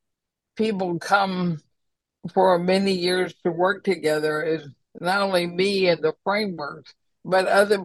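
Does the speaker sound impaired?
Yes: ALS; host says slur not noticeable.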